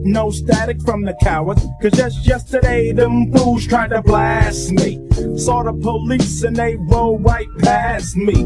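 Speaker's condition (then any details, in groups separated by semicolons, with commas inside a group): No condition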